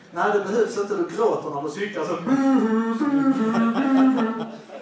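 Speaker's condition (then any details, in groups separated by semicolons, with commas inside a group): No condition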